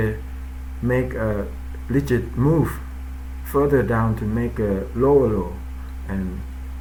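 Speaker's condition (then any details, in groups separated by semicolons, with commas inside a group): No condition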